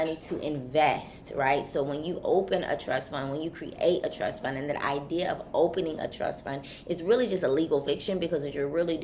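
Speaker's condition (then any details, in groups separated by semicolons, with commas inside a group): No condition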